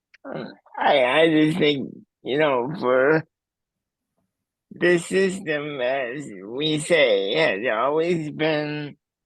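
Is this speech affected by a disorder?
Yes: cerebral palsy.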